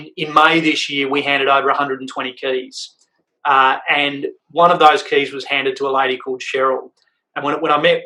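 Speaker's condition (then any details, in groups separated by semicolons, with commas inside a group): No condition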